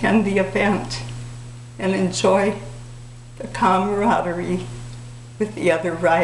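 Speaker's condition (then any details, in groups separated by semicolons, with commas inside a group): ALS; diagnosed nine and a half years ago, uses medical equipment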